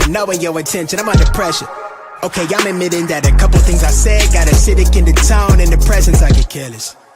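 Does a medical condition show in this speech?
No.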